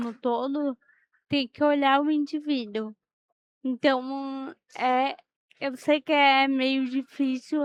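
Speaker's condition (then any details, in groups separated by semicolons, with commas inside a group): Cerebral palsy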